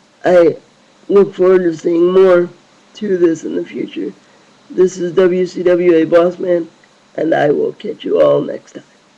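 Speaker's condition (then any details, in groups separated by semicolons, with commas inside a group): Cerebral palsy; lifelong, wheelchair user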